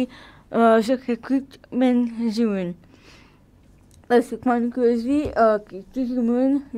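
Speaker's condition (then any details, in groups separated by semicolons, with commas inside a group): Cerebral palsy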